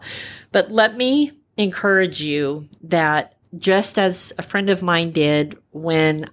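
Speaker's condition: Repaired cleft palate, cleft palate without cleft lip; singing and public speaking

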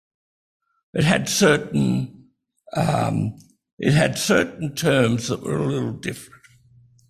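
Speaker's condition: Breathing-related speech difficulty; insufficient breathing while speaking

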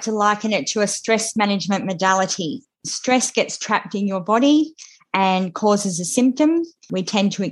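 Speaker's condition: Cleft lip and palate; congenital, lip repaired about 12 or 17 months, operations through childhood to after puberty, braces in Melbourne; speech therapy in childhood, cleft not obvious by own account

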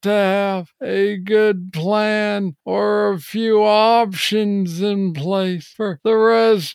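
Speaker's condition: Parkinson's disease, young onset; on several medications, two brand-name only without generics

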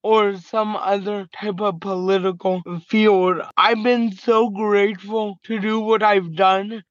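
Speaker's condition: Cerebral palsy, mild

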